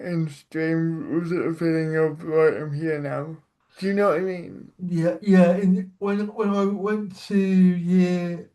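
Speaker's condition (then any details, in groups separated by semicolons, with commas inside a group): Cerebral palsy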